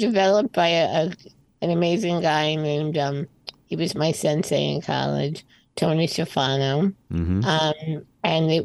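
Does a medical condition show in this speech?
Yes: spinal muscular atrophy type 2; congenital, born early 60s, wheelchair user, slightly progressive, found out in twenties, arms less mobile; breathing, speaking and singing much stronger since medication, functions declining before it.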